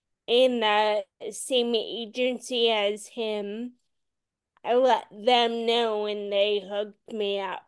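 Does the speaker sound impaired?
Yes: Friedreich's ataxia; progressive muscular dystrophy form, symptoms from about 13, diagnosed at 17, initially called mild, walking difficulty; voice worsened, cadence and slurring getting worse.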